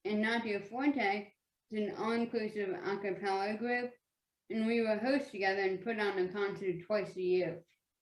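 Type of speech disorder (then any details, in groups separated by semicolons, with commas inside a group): Childhood apraxia of speech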